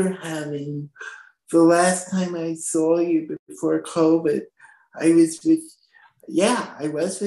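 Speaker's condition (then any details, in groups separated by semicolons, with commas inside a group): Cerebral palsy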